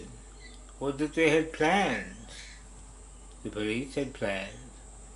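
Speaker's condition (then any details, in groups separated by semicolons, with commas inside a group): Parkinson's disease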